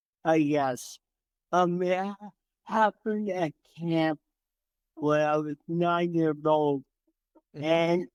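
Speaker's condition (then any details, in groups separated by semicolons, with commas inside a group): Cerebral palsy; from birth, entire left side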